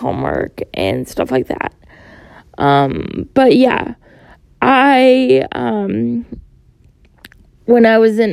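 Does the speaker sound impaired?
Yes: cerebral palsy; born 29 weeks premature, stroke or bleed at birth, unable to walk, tight muscles, physical therapy age 4 to 18; uses wheelchair, does therapy at home alone since stopping at 18.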